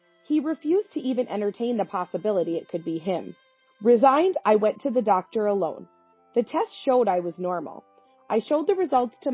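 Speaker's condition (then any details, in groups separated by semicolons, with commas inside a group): No condition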